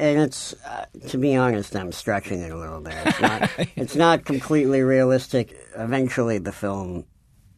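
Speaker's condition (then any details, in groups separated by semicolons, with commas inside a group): Cleft palate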